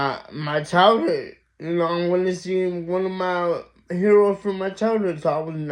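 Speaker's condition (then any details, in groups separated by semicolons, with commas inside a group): Mild cerebral palsy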